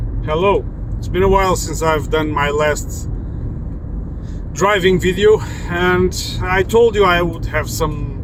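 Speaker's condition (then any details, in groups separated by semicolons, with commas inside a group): No condition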